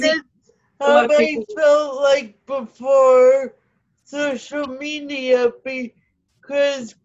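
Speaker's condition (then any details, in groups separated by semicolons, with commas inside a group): Cerebral palsy; cerebral palsy since childhood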